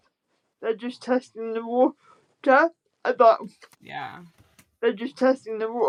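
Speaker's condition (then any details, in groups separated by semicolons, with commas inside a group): Spastic quadriplegic cerebral palsy; spastic quadriplegic with athetoid features, caused by PVL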